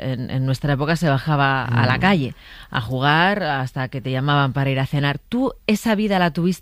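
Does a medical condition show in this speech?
No.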